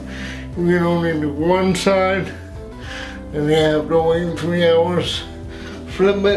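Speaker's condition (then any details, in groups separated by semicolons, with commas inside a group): Cerebral palsy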